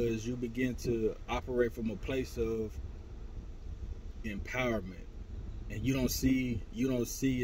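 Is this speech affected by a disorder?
No.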